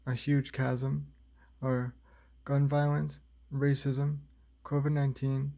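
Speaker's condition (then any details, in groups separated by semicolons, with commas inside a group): Cerebral palsy, spastic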